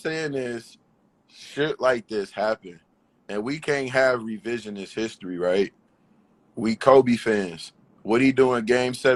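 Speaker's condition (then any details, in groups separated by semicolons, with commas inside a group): No condition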